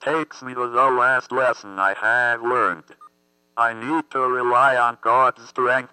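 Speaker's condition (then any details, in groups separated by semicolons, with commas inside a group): Athetoid cerebral palsy; thumb surgery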